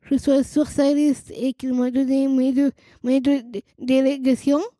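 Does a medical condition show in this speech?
Yes: Down syndrome, trisomy 21; genetic condition with an extra chromosome, also a cardiac condition, not allowed to carry heavy loads.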